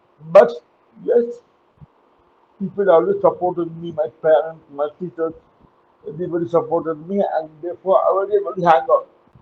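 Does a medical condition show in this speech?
Yes: cerebral palsy; uses wheelchair.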